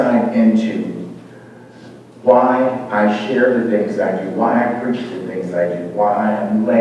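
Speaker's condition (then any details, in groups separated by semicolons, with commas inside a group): No condition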